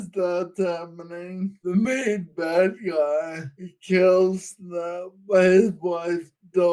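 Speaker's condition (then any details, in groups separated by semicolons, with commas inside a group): Friedreich's ataxia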